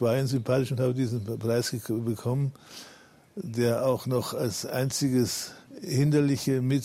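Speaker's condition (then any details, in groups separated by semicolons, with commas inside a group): Parkinson's disease; now walks with crutches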